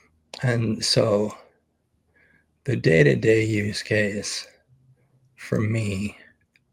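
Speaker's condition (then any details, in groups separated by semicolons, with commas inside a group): ALS; expects to lose voice very soon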